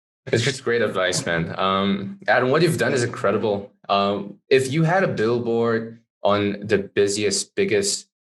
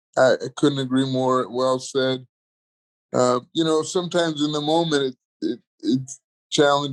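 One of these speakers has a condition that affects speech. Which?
The second: cerebral palsy; congenital, electric wheelchair, lifelong.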